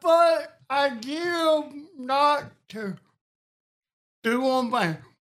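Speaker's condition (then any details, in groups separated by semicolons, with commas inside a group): Cerebral palsy; cerebral palsy diagnosed at age two, balance problems; speech impediment, unaware until age twelve, did not recognise own recorded voice, listeners judge on hearing voice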